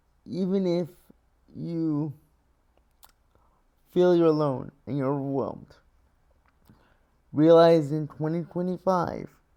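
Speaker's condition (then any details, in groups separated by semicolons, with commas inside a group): Cerebral palsy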